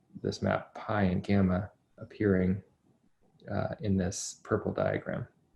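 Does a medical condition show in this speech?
No.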